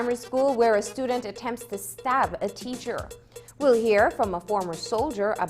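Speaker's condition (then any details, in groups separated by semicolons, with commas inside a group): No condition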